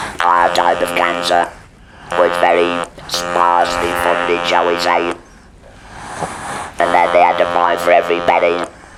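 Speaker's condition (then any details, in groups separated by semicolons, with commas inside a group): Laryngeal cancer with laryngectomy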